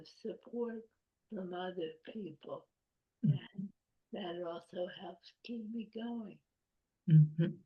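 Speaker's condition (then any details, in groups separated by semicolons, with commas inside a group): ALS; round-the-clock support, others handle daily living, severe fatigue; speaking is a challenge, early swallowing trouble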